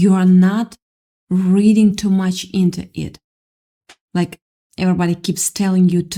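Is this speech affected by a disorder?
No.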